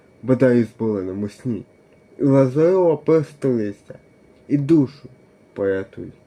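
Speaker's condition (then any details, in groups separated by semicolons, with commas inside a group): Cerebral palsy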